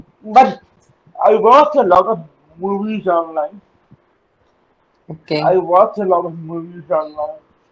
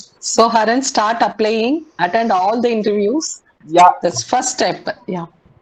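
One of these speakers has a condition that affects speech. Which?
The first: cerebral palsy; caused by neonatal jaundice, affects movement and reaction time, uses wheelchair; no daily physiotherapy; significantly reduced speech clarity.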